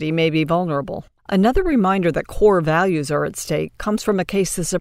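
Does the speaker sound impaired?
No.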